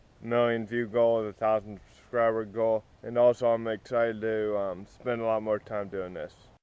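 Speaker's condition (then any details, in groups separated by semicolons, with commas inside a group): Cerebral palsy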